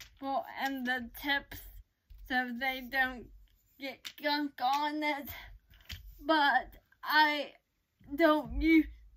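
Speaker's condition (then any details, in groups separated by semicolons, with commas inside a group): Cerebral palsy; uses crutches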